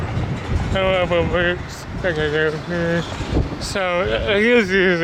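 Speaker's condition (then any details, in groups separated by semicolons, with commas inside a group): Cerebral palsy; body affected; speech disability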